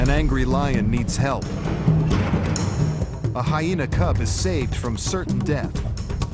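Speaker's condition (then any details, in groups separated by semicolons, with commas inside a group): No condition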